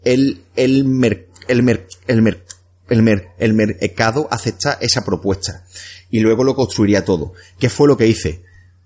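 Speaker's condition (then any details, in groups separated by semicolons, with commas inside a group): Stuttering; formerly much worse; much reduced, fluency improved through personal development, handled well now; word and phrase repetitions, filler eh; repeated sounds, repeated words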